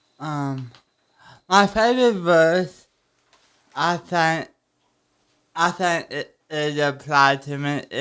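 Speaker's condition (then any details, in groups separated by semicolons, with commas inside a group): Cerebral palsy; spine surgery; able to walk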